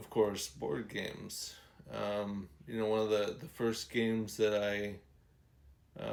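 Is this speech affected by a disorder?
Yes: ALS.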